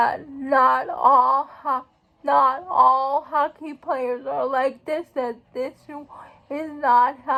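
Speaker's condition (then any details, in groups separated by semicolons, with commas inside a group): Cerebral palsy; uses wheelchair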